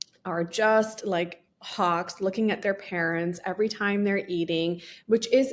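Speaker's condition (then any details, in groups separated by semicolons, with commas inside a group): No condition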